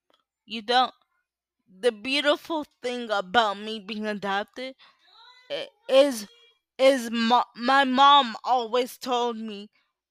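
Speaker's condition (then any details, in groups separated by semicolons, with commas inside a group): Cerebral palsy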